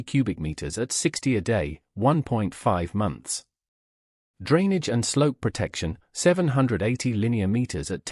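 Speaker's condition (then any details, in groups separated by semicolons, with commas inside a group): No condition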